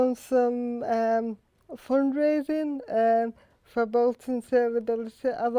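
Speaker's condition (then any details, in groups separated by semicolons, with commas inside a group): Quadriplegic cerebral palsy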